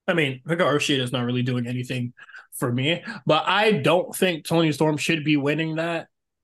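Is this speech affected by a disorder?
No.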